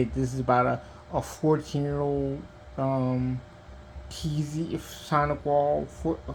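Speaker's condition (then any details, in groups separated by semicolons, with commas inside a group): Cerebral palsy; diplegia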